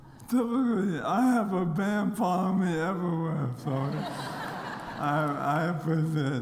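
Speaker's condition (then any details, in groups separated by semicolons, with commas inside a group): ALS; progressive, continuing to lose abilities, physically changed, seen crawling on stage, fears last public speech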